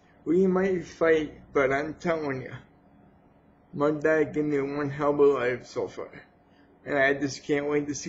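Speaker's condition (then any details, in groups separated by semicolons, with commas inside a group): Cerebral palsy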